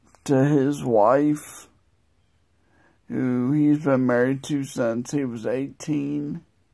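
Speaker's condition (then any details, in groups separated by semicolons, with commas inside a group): Multiple sclerosis; progressive form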